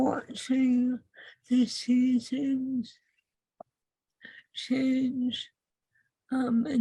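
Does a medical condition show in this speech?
Yes: ALS.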